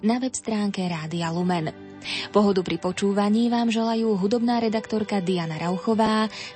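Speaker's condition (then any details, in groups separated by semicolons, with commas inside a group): No condition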